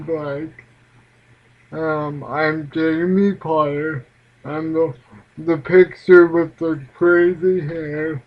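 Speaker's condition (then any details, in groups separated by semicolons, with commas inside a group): Cerebral palsy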